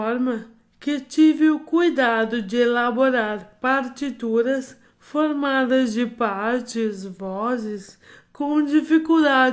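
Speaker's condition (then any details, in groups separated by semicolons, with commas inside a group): Amyotrophic lateral sclerosis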